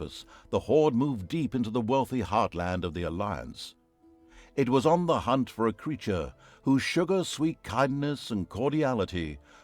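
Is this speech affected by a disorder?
No.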